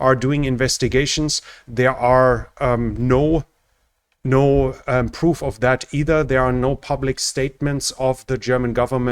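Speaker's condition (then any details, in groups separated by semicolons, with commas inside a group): No condition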